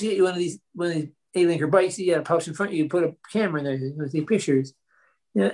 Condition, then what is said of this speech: Parkinson's disease. One problem I have with Parkinson's, my diaphragm doesn't seem to work as well.